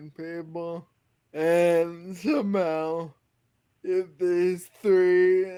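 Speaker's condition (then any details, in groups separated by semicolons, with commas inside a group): Friedreich's ataxia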